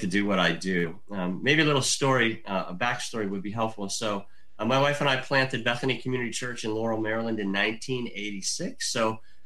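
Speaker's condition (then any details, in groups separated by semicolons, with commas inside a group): Cleft lip and palate; from birth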